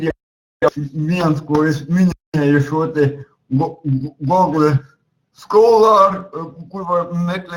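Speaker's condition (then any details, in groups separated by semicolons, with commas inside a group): Cerebral palsy; since birth; speech not very clear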